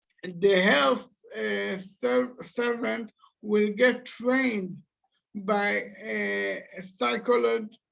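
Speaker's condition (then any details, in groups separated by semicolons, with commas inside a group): Cerebral palsy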